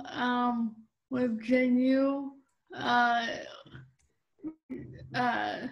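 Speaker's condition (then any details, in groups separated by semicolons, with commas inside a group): Cerebral palsy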